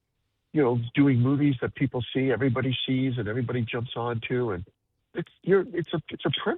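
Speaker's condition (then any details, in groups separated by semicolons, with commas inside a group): No condition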